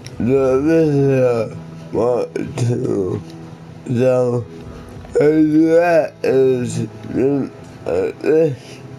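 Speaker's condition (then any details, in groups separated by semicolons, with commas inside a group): Cerebral palsy; one hand affected; atypical speech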